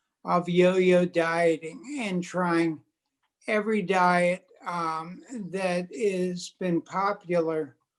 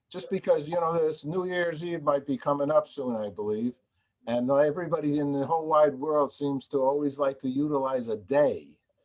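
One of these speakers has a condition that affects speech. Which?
The first: multiple sclerosis; quadriplegic.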